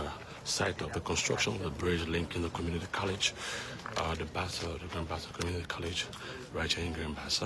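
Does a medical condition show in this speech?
No.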